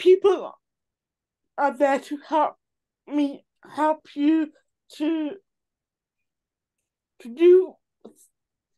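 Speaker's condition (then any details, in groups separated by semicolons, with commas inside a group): Cerebral palsy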